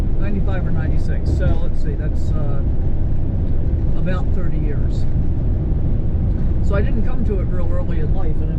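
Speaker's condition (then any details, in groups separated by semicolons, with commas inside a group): No condition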